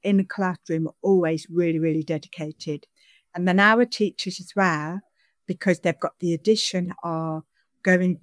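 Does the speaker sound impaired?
Yes: deafness; questions interpreted into sign language by interpreter Lisa.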